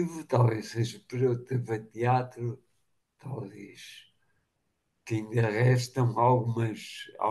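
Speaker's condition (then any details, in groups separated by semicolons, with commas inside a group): Machado-Joseph disease (sca3); ataxia, gradual onset, movement control problems, falls; diagnosed around age 40, onset four years earlier, physiotherapy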